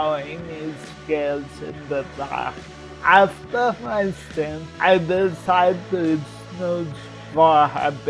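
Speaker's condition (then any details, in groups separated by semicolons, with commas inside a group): Cerebral palsy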